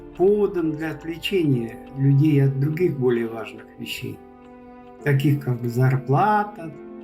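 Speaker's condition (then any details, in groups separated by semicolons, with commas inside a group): No condition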